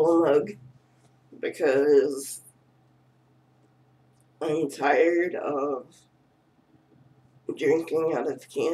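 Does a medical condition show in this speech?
Yes: cerebral palsy.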